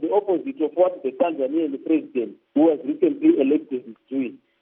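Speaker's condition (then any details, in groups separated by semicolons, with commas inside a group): No condition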